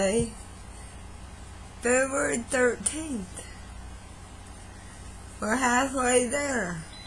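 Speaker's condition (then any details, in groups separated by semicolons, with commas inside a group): Throat cancer radiation damage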